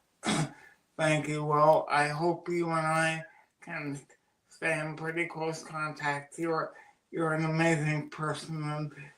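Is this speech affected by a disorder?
Yes: cerebral palsy; oxygen loss at birth.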